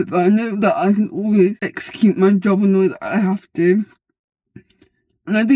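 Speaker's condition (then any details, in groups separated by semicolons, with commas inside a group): Cerebral palsy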